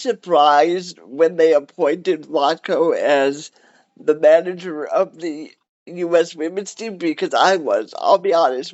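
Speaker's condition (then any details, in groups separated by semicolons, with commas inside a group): Cerebral palsy; cerebral palsy, wheelchair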